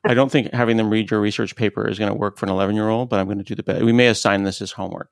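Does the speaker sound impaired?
No.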